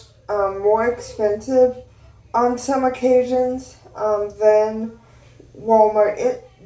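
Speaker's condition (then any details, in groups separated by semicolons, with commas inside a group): Cerebral palsy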